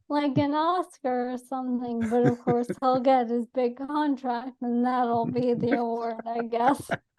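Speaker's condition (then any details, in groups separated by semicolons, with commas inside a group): ALS; atypical case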